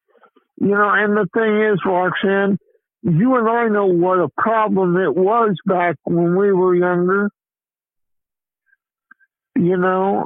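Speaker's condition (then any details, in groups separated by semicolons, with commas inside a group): Cerebral palsy; low birth weight of 3 lb 11¾ oz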